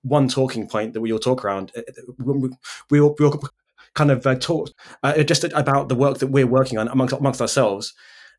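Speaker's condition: Stutter; speech impediment; makes recording podcasts difficult, still runs own podcast; repeated sounds, repeated words

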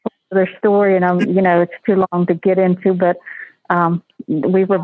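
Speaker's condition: No condition

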